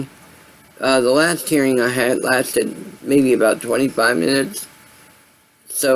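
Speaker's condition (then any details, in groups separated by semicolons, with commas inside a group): Cerebral palsy; affects legs, hamstring surgery to help lift feet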